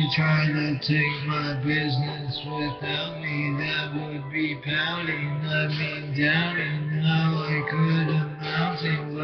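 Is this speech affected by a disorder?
Yes: brain injury.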